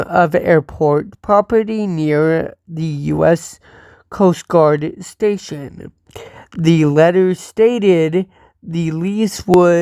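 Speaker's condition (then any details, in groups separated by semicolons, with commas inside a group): Cerebral palsy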